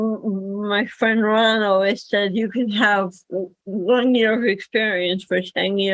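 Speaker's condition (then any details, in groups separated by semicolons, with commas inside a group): Cerebral palsy; speaks better than types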